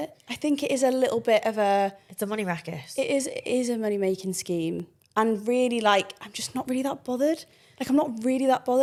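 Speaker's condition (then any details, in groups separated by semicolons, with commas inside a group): No condition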